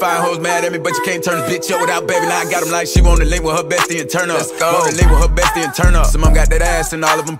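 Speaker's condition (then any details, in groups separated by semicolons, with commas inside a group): No condition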